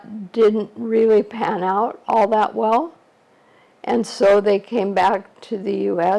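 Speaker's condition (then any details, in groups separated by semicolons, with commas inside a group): ALS; shortly after diagnosis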